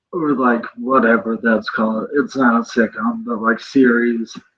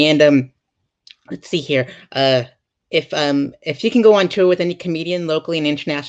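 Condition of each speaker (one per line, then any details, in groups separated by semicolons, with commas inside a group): Cerebral palsy; present from birth
No condition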